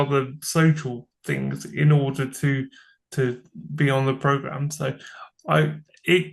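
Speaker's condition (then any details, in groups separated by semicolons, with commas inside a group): Cerebral palsy; from birth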